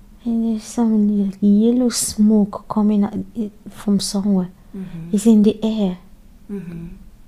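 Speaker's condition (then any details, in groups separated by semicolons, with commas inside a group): No condition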